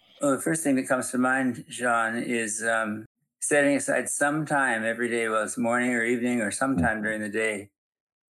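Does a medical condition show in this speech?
Yes: Parkinson's; handwriting difficult, typing less accurate, things slower, still able to function.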